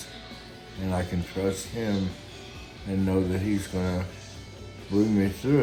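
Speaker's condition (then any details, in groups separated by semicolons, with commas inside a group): Guillain-Barré syndrome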